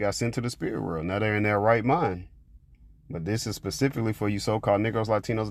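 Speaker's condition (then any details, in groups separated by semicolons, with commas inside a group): No condition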